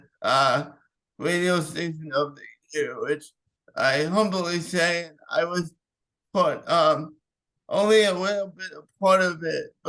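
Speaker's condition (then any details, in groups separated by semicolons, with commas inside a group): Cerebral palsy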